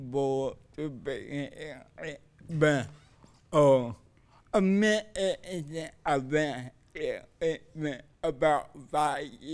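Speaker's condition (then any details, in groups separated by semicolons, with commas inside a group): Cerebral palsy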